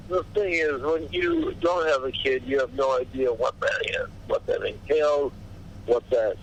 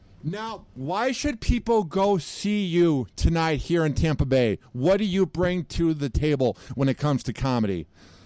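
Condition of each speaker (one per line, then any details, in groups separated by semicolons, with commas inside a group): Cerebral palsy; body deteriorating with age
No condition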